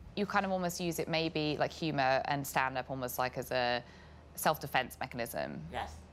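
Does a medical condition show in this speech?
No.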